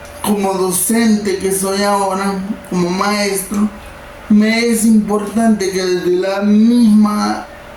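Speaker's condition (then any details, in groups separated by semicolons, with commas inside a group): Cerebral palsy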